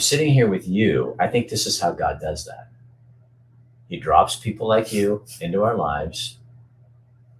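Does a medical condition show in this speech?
No.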